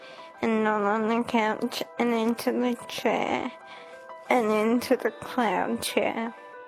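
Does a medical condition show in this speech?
Yes: motor neuron disease (ALS); juvenile onset, diagnosed at 9, Royal Children's Hospital, collapsing before diagnosis, no treatment, medication or cure; 5 years on, wheelchair user, needs transfer help, constant pain, nausea, rolled every 1-2 hours overnight.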